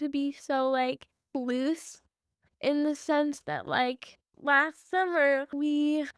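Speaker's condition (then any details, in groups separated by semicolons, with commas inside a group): Cerebral palsy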